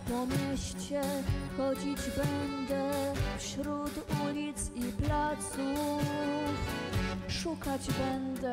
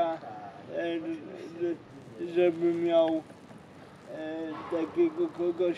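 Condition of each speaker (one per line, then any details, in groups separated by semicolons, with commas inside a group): No condition
Cerebral palsy; from birth, needs extensive care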